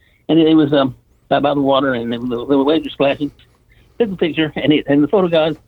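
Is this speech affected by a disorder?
Yes: Parkinson's disease; Parkinson's disease diagnosed 1999, retired 2004 due to disease; about 20 years since diagnosis, on levodopa; says people with Parkinson's, including himself, are slow, sometimes talk funny, sometimes slobber.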